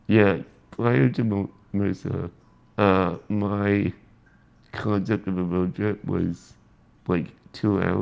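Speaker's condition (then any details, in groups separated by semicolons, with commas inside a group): Spinal muscular atrophy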